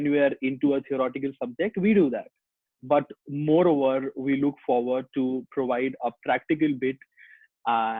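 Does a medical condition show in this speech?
No.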